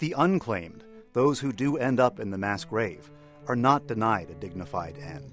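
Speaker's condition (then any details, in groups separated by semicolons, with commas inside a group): No condition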